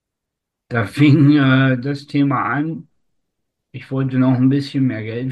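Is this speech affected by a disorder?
Yes: spastic tetraparesis; oxygen deprivation during delivery.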